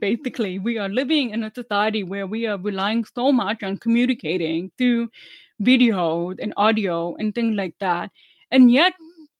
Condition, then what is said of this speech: Deafness. And I have to explain to them, well, that's like 10 years of speech therapy.